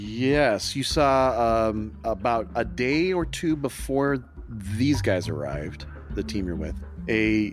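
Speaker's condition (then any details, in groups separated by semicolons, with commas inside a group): No condition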